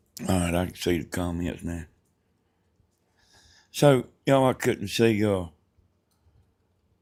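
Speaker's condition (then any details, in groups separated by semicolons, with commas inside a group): Brain bleed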